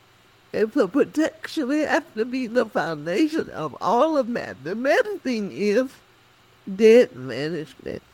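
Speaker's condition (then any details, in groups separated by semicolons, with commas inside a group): Cerebral palsy; speech affected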